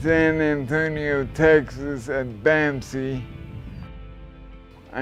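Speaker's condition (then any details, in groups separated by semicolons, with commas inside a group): Traumatic brain injury; head impact despite helmet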